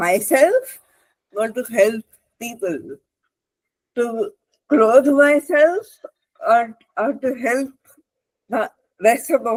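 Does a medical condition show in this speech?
Yes: cerebral palsy; spastic left hand.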